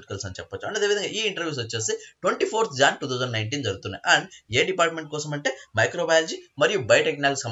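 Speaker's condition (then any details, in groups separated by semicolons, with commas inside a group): No condition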